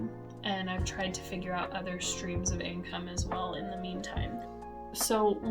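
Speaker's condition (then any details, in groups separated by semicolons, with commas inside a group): No condition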